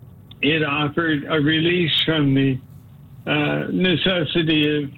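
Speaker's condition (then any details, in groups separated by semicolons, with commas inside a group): Parkinson's disease; onset at age 52, deep brain stimulation to reduce heavy medication doses, medication side effects like dyskinesia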